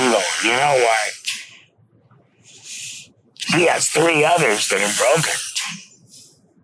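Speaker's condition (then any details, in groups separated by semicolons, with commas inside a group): Laryngectomy; 6.5 days intensive care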